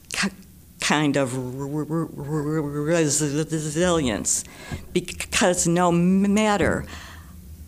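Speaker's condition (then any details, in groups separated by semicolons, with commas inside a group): Stutter, severe; stutter persisting despite much of life trying to stop, described as incurable; stutters a lot, struggles to speak; repeated sounds, prolonged sounds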